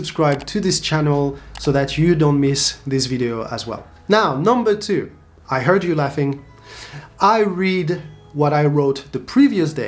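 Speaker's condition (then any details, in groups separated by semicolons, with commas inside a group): No condition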